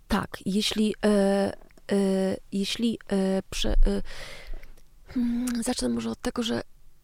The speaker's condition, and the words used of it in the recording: Aphasia. Okazuje, że im więcej chodzę, tym lepiej A, mówię